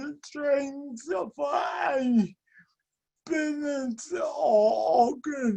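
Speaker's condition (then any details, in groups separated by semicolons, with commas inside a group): Speech and mobility impairment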